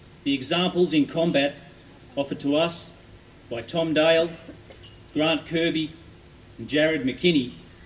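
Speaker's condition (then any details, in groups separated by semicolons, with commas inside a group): No condition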